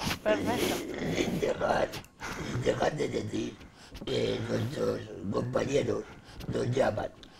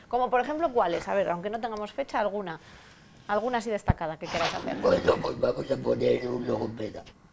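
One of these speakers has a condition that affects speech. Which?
The first: laryngectomy; laryngectomy for laryngeal cancer; talking and eating after laryngectomy.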